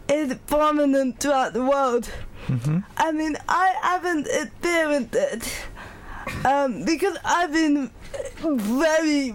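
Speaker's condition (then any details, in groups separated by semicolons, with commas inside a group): Cerebral palsy; uses a scribe for study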